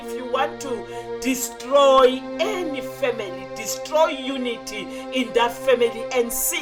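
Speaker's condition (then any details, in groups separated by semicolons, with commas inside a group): No condition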